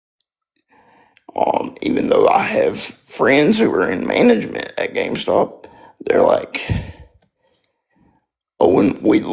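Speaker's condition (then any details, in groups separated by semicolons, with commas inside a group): Spastic quadriplegic cerebral palsy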